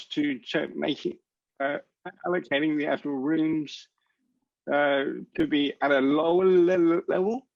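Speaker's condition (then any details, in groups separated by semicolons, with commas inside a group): Cerebral palsy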